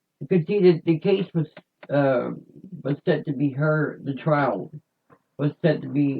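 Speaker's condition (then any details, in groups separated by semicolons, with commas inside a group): Cerebral palsy; voice sound affected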